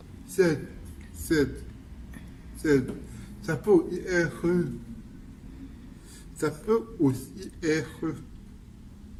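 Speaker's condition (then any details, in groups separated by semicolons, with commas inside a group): Cerebral palsy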